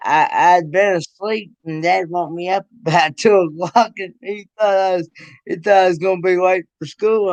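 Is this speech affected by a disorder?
Yes: cerebral palsy; present since birth.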